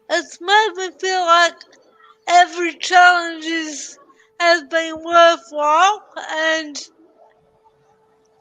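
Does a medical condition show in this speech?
Yes: cerebral palsy.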